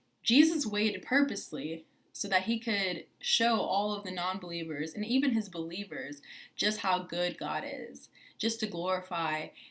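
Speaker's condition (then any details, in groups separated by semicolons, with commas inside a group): No condition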